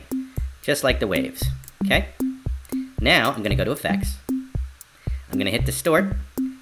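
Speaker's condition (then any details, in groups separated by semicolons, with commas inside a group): No condition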